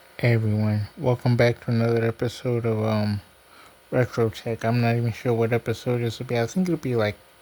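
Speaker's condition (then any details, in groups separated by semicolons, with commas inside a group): Cerebral palsy; diplegia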